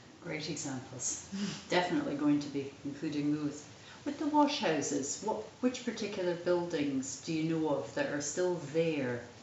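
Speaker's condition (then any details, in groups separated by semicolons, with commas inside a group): No condition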